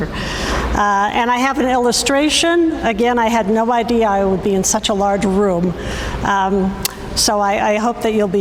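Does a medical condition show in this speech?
No.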